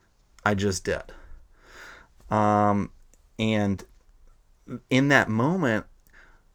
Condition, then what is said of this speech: Stuttering. And then mm-hmm. I went back and did a few more takes, and I wasn't thinking about as much how I talked or how I might stutter.